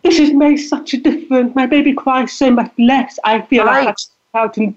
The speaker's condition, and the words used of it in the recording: Deafness. You may have been able to pick up from my voice that I'm deaf.